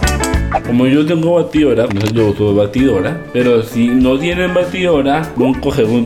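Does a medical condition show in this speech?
Yes: Down syndrome.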